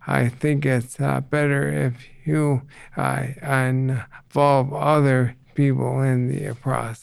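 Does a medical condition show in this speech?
Yes: ALS; reduced ability to get around.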